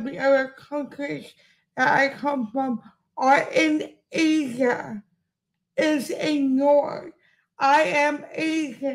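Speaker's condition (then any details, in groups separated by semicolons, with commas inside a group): Cerebral palsy; speech affected, sounds like past stroke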